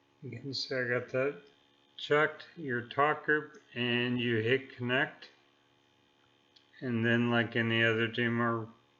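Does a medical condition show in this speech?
Yes: neurological disease.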